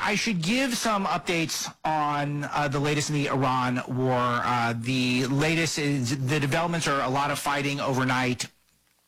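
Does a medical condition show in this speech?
No.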